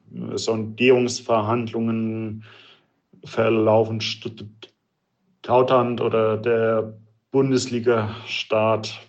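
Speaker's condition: Stuttering; developmental, lifelong, possibly inherited, father stuttered, brother fluent, logopedic speech therapy, constant since second grade; blocks during conversations, word and part-word repetitions; prolonged sounds, blocks

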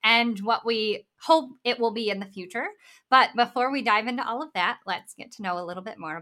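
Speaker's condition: Bilateral cleft lip and palate; congenital

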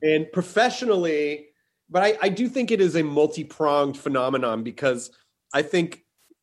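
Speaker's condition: No condition

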